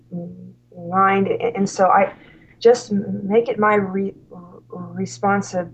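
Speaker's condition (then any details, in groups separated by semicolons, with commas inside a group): Stuttering; severe stuttering at college start, fluency temporarily improved by drinking alcohol, works as school slp; stutters openly, cannot hide it, discloses stuttering to parents, feels in control; noticeable stuttering that cannot be hidden, more fluent when drinking then; repeated sounds, blocks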